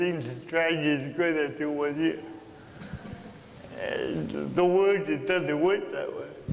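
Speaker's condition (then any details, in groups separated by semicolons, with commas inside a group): Cerebral palsy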